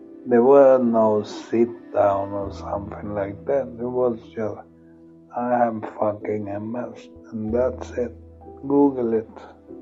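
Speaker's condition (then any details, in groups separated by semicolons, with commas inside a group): Multiple sclerosis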